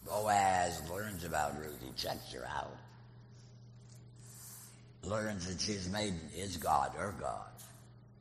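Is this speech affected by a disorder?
Yes: laryngectomy, voice prosthesis; artificial voice via prosthesis, like a kazoo, earlier could barely whisper, voice much better now.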